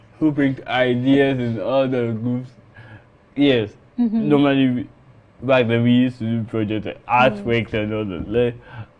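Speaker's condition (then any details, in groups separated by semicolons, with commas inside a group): Cerebral palsy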